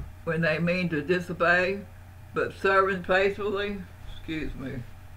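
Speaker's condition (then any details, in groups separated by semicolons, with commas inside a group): Parkinson's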